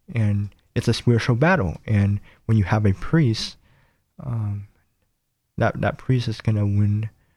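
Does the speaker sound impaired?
Yes: cleft palate; many surgeries and medical care in childhood.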